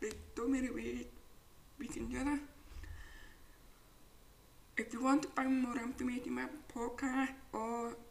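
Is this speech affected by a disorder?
Yes: profound deafness; present since birth, struggled with hearing before implant; cochlear implant two years ago, now hears many previously unheard sounds; unsure whether speech clear enough to understand, captions provided for accessibility.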